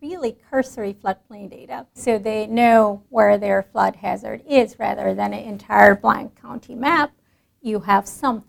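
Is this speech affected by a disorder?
No.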